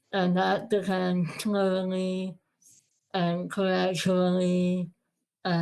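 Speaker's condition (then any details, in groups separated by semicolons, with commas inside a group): Moebius syndrome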